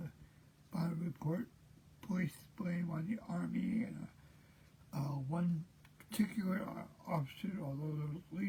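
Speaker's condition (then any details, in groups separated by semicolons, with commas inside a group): Cerebral palsy; present since birth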